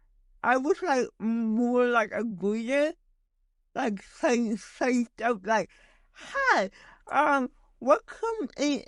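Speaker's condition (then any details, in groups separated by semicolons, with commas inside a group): Cerebral palsy; stutters heavily when talking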